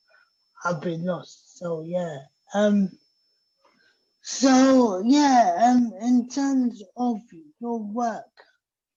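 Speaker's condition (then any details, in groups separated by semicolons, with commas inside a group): Cerebral palsy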